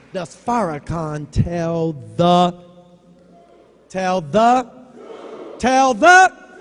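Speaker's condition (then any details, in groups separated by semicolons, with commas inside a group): No condition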